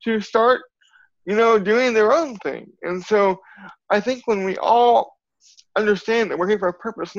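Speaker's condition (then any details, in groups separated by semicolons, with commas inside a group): Cerebral palsy; from birth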